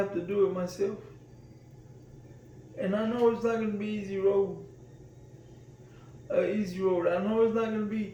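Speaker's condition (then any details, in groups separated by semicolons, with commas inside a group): Cerebral palsy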